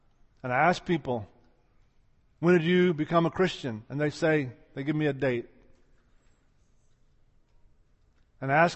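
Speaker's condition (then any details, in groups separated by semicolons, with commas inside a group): No condition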